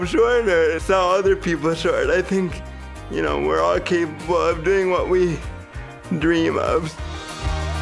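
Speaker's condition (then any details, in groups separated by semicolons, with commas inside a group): Cerebral palsy; present from birth, affects balance, walking, head control; cannot walk unaided, uses walker, occupational therapy; must think about breathing while walking, speaks independently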